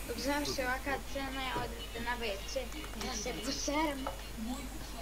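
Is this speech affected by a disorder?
No.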